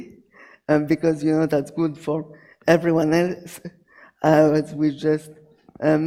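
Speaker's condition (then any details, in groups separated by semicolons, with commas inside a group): Cerebral palsy; hyperventilates without physiotherapy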